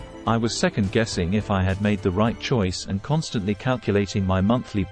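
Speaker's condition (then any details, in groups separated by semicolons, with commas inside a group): No condition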